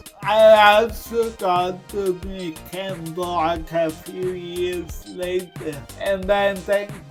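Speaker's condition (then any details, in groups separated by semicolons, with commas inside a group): Cerebral palsy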